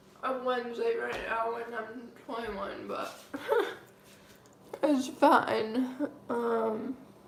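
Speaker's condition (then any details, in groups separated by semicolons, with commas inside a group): Cerebral palsy, mild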